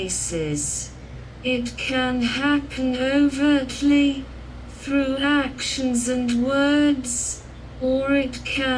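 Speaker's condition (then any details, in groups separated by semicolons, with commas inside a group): Cerebral palsy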